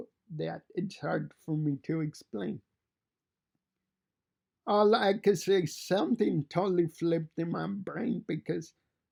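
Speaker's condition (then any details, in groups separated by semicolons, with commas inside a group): Cerebral palsy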